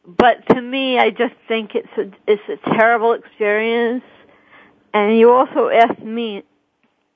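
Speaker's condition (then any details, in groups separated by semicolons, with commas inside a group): Cerebral palsy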